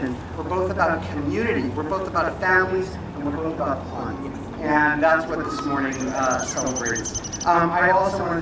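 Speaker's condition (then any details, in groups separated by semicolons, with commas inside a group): No condition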